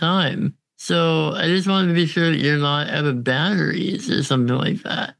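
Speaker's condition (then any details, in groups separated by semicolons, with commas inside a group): Congenital muscular dystrophy; on a ventilator, goes downtown on own, more independent than ever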